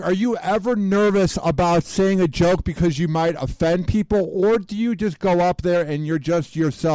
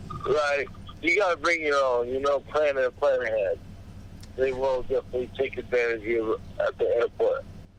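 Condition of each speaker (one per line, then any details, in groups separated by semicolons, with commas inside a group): No condition
Cerebral palsy; body deteriorating with age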